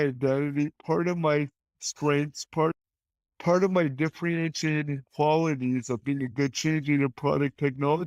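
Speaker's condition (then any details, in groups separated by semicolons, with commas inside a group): Cerebral palsy; since birth; childhood prognosis of unclear or no speech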